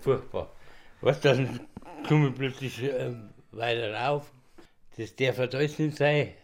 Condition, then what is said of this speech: Parkinson's disease. Manches kann ich noch normal machen, aber langsamer. Wie zum Beispiel reden.